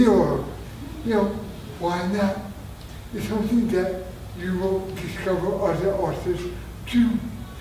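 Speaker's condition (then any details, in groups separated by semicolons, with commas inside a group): Traumatic brain injury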